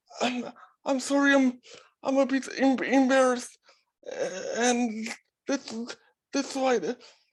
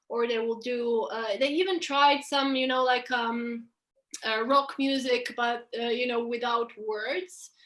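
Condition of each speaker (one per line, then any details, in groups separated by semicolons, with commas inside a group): Cerebral palsy
No condition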